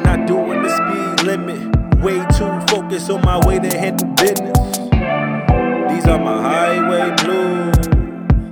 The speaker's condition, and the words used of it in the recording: None; typical speech.